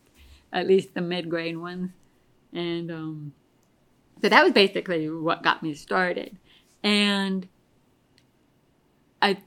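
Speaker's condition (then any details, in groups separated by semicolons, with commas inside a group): Deafness; relies on hearing aids and lip reading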